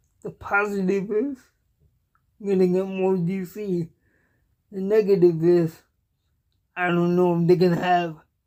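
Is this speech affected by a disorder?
Yes: cerebral palsy; cannot walk, uses wheelchair.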